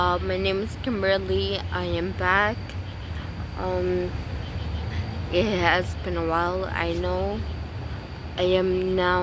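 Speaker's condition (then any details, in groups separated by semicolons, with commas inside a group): Brain injury from AVM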